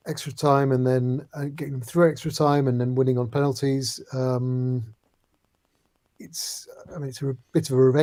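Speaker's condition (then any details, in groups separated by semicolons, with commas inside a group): No condition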